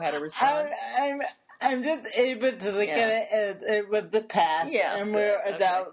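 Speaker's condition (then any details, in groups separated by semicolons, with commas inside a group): Cerebral palsy; since birth, brain damage to motor area of brain, affects speech and body movement; improved with speech therapy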